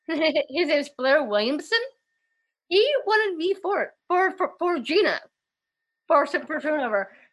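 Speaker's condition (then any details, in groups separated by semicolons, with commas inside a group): Down syndrome; developmental disability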